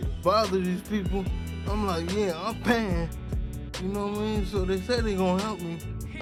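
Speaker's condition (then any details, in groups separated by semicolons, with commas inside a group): Cerebral palsy; spastic quadriplegic, birth brain bleed from forceps; nearly 40 years, wheelchair user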